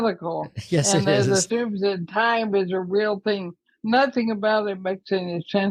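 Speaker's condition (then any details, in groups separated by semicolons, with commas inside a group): ALS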